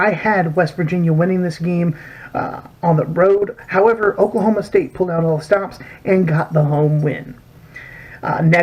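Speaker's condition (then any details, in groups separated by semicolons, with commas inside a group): No condition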